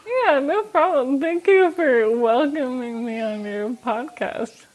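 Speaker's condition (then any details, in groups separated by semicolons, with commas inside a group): ALS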